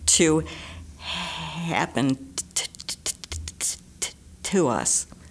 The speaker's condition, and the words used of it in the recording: Stuttering. Despite trying desperately to stop stuttering for much of my life, I still stutter.